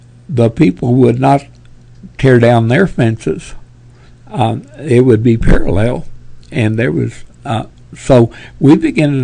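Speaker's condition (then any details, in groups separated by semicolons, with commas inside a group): Parkinson's; tremors as early symptom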